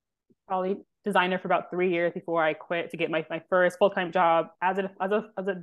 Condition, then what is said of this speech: Stuttering. So I always find it easier for me to announce it.